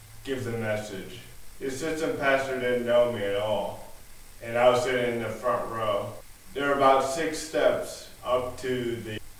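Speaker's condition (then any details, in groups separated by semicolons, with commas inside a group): Cerebral palsy; spastic, affects walking and legs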